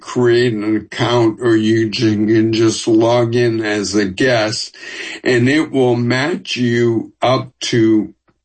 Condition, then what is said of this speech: ALS (motor neuron disease). You can hear the effects on my speech.